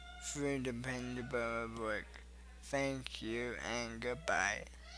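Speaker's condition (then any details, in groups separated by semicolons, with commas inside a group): Cerebral palsy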